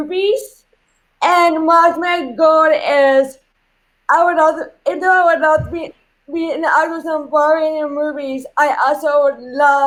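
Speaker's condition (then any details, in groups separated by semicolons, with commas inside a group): Cerebral palsy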